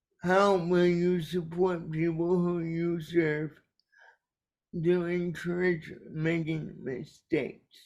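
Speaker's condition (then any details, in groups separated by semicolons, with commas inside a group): Cerebral palsy; caused by brainstem aneurysm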